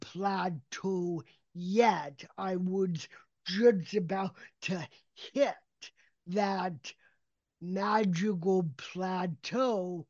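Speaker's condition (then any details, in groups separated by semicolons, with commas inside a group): Cerebral palsy, spastic; speech impediment self-described as an accent, speech did not come until age 7, many years of speech therapy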